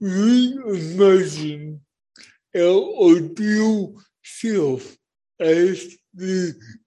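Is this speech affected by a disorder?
Yes: cerebral palsy; born not breathing.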